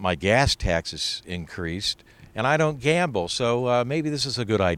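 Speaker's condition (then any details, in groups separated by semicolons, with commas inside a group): No condition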